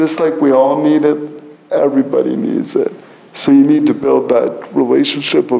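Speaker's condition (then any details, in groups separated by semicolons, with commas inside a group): Cerebral palsy; could not really talk until about age 12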